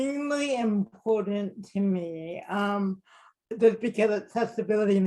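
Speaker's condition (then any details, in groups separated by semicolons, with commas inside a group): Cerebral palsy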